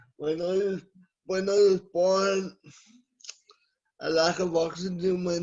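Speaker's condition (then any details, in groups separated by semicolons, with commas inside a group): Cerebral palsy; from birth, scoliosis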